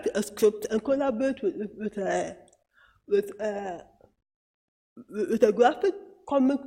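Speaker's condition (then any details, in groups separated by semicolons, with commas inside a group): Cerebral palsy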